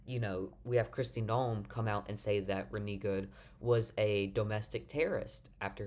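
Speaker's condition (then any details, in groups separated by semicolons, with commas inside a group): No condition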